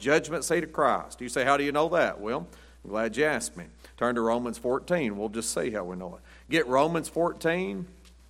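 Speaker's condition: No condition

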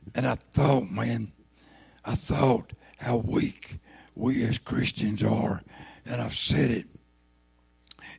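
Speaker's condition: Throat cancer, lost vocal cord

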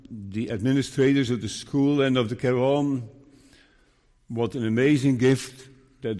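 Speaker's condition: Parkinson's disease; diagnosed 5 years ago

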